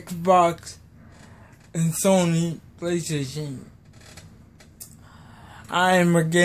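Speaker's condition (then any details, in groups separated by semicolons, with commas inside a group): Cerebral palsy; may be hard to understand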